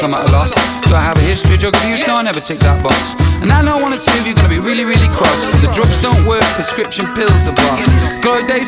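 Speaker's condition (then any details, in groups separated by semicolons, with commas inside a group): No condition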